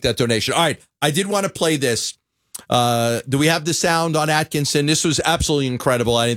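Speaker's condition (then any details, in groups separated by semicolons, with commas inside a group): No condition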